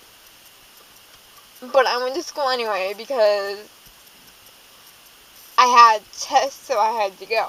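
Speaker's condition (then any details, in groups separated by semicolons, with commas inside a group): Cerebral palsy, dystonic hemiplegia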